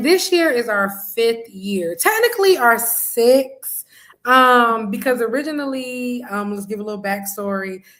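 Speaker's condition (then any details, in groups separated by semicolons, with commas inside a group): No condition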